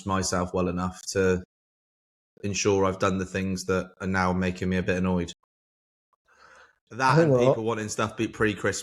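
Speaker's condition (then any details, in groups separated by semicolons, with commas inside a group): No condition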